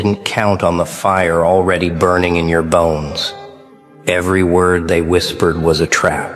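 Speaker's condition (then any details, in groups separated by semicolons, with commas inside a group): No condition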